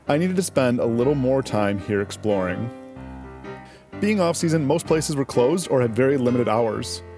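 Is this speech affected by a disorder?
No.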